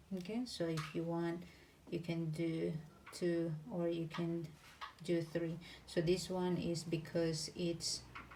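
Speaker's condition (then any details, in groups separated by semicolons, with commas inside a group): No condition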